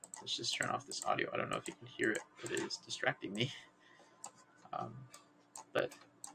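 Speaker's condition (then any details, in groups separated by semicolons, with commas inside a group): No condition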